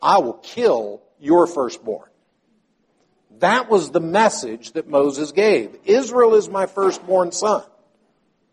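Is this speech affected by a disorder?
No.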